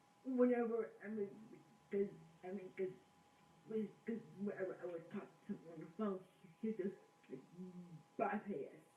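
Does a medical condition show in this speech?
Yes: cerebral palsy.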